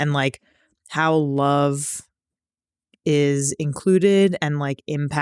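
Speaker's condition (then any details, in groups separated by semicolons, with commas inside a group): No condition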